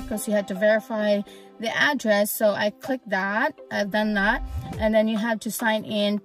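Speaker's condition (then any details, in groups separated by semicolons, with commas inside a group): No condition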